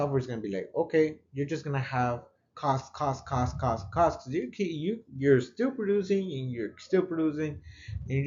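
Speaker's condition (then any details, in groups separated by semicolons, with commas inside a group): No condition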